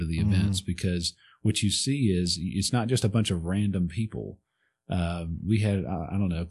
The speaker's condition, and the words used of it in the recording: None; typical speech.